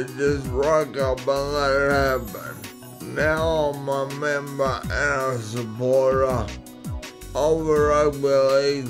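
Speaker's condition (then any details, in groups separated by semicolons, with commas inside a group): Traumatic brain injury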